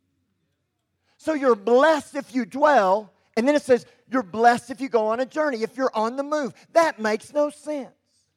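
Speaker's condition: Cleft lip and palate; congenital

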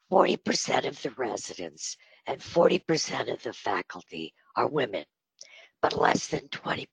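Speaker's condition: Spasmodic dysphonia; on Botox treatment

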